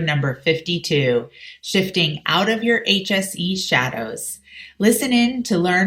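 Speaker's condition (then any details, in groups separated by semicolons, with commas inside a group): No condition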